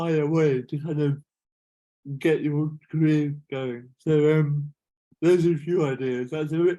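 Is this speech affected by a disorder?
Yes: cerebral palsy.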